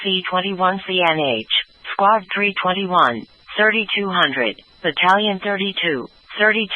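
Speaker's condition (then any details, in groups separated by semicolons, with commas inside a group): No condition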